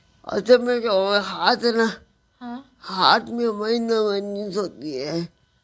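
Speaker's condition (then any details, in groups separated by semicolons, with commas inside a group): Cerebral palsy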